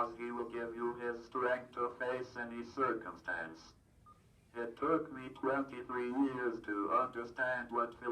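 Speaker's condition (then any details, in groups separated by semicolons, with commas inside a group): Cerebral palsy, athetoid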